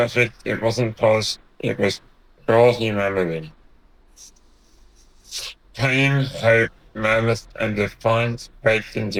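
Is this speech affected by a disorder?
Yes: Duchenne muscular dystrophy.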